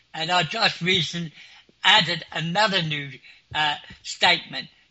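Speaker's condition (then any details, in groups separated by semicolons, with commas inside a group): Clinically deaf; clinically deaf since school age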